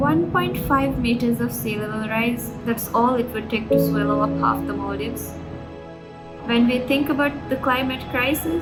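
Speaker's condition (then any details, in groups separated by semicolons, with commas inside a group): No condition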